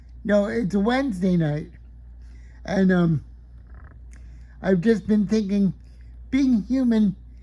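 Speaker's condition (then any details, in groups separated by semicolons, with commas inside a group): Cerebral palsy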